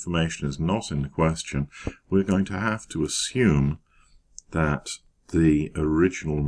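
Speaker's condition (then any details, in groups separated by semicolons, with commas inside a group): No condition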